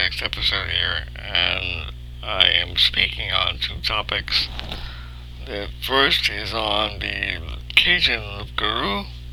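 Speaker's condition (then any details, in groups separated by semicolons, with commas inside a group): Cerebral palsy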